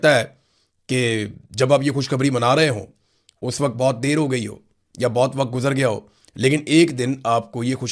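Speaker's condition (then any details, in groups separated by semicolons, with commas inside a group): No condition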